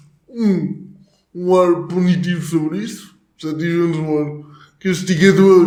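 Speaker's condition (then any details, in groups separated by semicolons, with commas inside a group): Cerebral palsy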